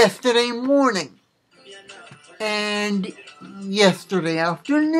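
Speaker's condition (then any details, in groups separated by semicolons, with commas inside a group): Cerebral palsy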